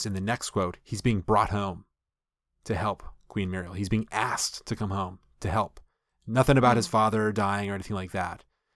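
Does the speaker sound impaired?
No.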